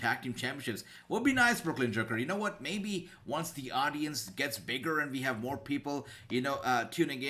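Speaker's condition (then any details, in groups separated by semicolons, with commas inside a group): No condition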